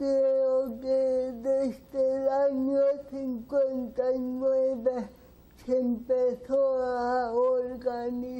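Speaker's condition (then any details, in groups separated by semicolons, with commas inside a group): Cerebral palsy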